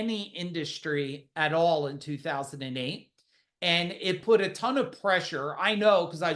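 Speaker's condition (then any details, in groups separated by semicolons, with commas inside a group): No condition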